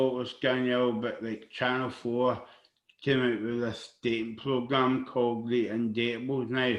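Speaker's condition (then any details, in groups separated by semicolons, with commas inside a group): Cerebral palsy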